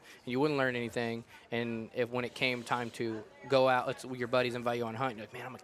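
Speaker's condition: No condition

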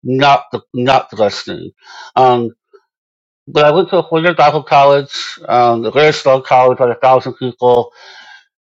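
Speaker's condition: Moebius syndrome; a little hard to understand, certain letters hard to pronounce

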